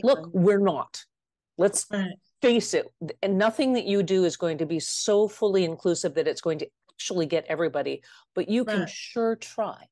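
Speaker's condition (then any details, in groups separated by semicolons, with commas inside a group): No condition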